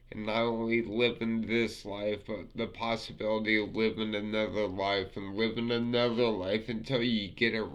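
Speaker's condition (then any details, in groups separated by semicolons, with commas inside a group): Multiple sclerosis; affects fingers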